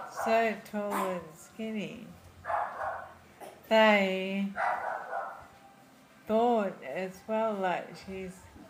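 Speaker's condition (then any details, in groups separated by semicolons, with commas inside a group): Friedreich's ataxia; diagnosed in childhood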